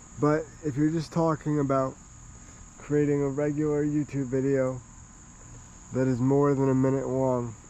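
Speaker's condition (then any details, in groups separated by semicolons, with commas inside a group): Cerebral palsy, spastic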